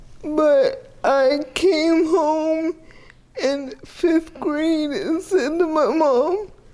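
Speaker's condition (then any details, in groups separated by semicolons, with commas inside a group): Cerebral palsy, severe; athetoid quadriplegia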